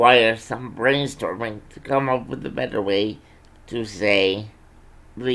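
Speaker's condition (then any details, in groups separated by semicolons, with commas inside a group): Cerebral palsy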